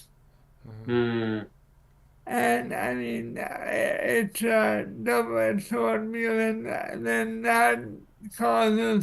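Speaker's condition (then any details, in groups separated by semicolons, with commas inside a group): Cerebral palsy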